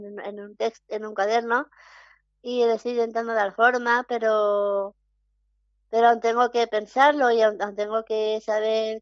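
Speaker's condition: Down syndrome; interviewed by telephone

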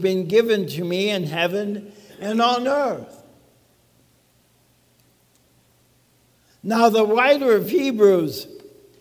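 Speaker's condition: ALS; affects speaking

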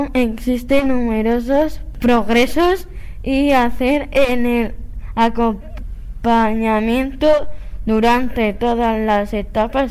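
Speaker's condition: Down syndrome; trisomy 21, extra chromosome, from birth

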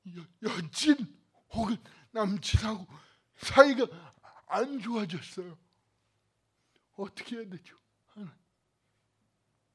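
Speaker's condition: Cerebral palsy; cervical spine c2 to c7 damaged

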